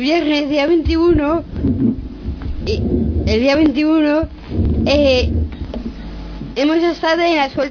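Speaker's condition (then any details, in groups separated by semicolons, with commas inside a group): Down syndrome; reads news item aloud on live radio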